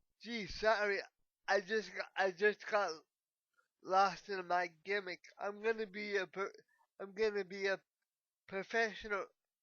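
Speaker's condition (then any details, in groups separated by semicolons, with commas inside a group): Cerebral palsy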